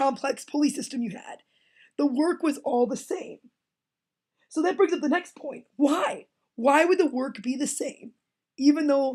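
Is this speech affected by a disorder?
No.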